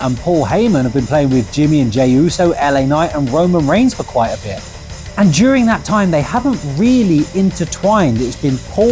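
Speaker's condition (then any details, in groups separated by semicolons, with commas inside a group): No condition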